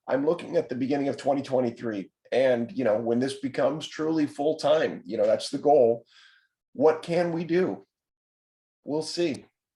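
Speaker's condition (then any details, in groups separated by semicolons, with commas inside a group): No condition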